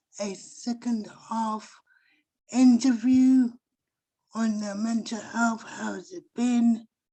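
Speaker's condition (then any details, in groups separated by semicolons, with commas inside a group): Cerebral palsy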